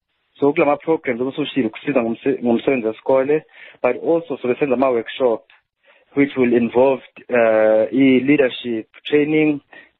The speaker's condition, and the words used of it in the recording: None; typical speech.